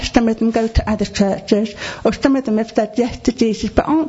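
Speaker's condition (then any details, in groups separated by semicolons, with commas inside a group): Deafness; needs to see speaker's face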